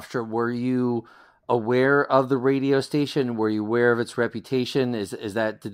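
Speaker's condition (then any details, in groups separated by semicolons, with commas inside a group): No condition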